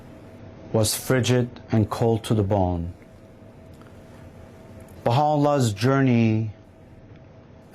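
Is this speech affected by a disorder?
No.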